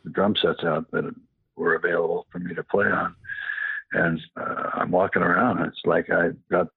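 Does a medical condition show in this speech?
Yes: Parkinson's disease.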